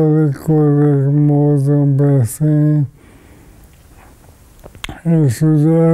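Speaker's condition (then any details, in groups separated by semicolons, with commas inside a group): ALS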